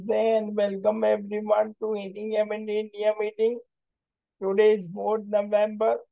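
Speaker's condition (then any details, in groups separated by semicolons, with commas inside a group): Motor neurone disease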